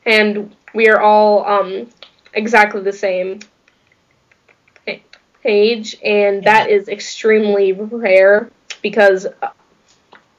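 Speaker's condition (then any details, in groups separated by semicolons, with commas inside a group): Stuttering; stuttering since about age 3, father also stutters; blocks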